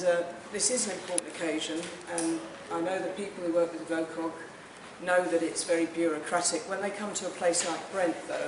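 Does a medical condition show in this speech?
No.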